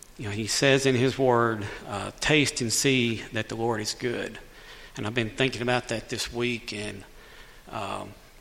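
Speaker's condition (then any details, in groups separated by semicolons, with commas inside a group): Cleft lip and palate; lip scar hidden by mustache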